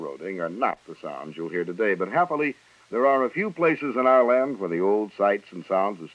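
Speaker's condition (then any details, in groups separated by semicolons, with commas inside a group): No condition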